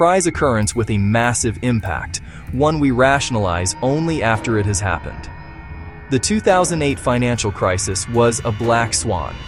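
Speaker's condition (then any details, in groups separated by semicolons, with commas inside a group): No condition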